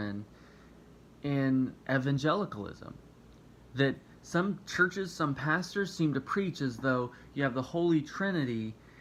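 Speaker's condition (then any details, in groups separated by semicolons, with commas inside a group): No condition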